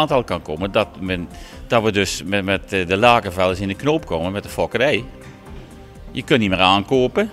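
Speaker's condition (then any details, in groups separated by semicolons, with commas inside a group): No condition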